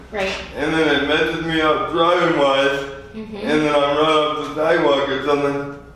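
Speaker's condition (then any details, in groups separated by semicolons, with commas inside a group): Spastic quadriplegia cerebral palsy; out of breath when starting to read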